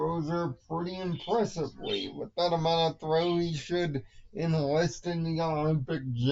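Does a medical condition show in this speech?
Yes: cerebral palsy.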